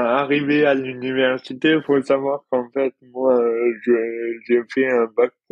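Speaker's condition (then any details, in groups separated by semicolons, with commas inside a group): Dystonia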